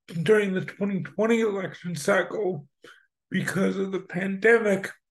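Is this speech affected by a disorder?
Yes: spastic cerebral palsy; oxygen deprivation during birth, severely limited motor skills, functional quadriplegia; lack of muscle control in head and neck, mobility impairment, print disability.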